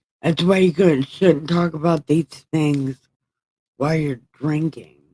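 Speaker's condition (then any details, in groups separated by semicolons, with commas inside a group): Brain injury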